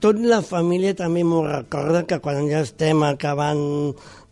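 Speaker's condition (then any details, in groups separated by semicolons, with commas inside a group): Down syndrome; age 45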